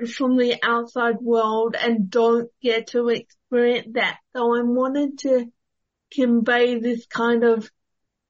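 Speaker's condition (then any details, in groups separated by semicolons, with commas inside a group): Cerebral palsy; worsened at start of year 12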